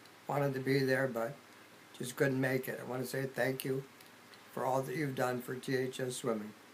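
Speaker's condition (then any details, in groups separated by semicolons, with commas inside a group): Amyotrophic lateral sclerosis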